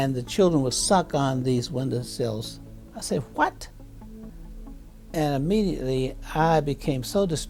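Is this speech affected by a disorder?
No.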